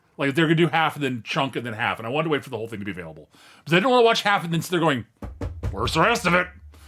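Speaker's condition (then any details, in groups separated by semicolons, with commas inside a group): No condition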